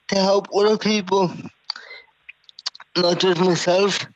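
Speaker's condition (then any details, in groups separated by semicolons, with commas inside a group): Cerebral palsy; secondary scoliosis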